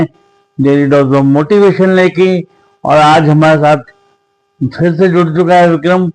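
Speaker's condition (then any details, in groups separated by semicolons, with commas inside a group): Cerebral palsy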